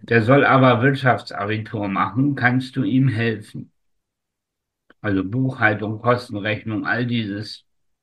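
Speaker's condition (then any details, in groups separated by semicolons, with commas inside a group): Spastic tetraparesis; from birth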